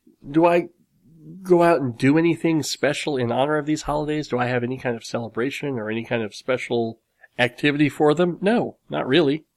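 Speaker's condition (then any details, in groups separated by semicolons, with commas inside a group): Cleft lip and palate; nose still slightly crooked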